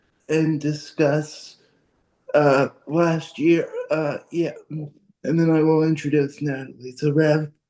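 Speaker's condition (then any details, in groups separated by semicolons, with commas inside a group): Cerebral palsy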